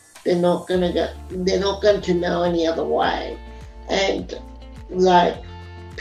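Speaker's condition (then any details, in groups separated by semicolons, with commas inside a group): Severe cerebral palsy; severe spastic quadriplegia, both arms and legs; severe, diagnosed at 9 months, now 37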